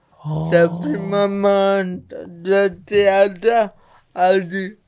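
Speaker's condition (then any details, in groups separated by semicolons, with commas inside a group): Cerebral palsy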